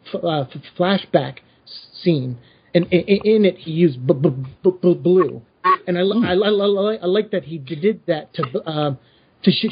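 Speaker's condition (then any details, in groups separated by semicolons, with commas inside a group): Stutter; noticeable enough that listeners might mistake it for audio problems; repeated sounds, prolonged sounds, blocks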